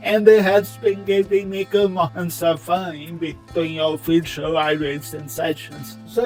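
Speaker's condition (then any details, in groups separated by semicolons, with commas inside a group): Cerebral palsy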